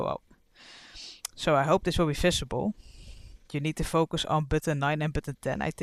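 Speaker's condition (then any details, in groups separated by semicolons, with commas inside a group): No condition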